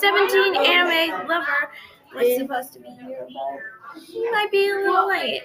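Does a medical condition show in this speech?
No.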